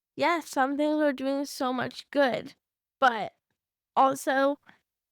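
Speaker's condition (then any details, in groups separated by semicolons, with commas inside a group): Cerebral palsy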